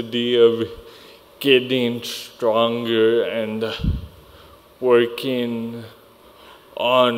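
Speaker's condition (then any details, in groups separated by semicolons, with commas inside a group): Cerebral palsy; high functioning, walks and talks; weaker muscles, distance runner; speech impediment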